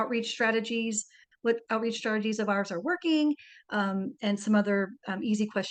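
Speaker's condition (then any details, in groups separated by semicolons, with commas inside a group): No condition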